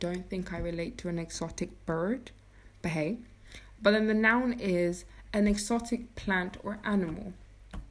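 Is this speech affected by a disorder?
No.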